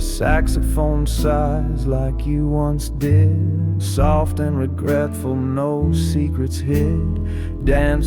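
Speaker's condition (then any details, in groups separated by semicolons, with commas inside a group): No condition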